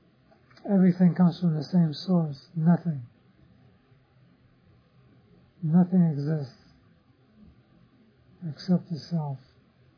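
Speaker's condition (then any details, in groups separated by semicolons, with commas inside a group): Parkinson's disease; others offer remedies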